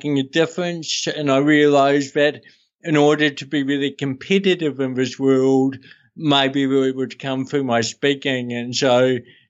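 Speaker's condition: Cerebral palsy; brief oxygen loss to brain

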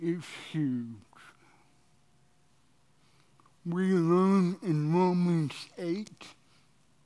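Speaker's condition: Cerebral palsy

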